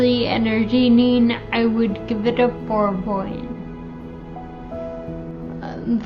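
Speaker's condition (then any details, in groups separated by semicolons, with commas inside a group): Friedreich's ataxia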